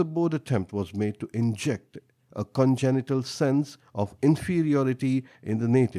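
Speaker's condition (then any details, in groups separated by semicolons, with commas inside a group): No condition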